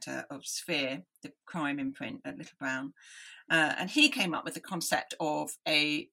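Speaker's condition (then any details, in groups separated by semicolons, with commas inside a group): Deafness; analog hearing aids in childhood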